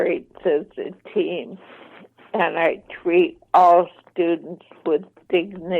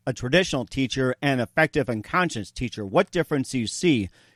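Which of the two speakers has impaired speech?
The first: ALS, mild; affects hands and fingers; 14 years since diagnosis, slow progression, full-time wheelchair user; voice slightly impaired.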